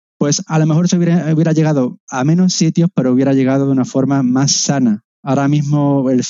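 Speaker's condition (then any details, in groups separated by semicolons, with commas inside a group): No condition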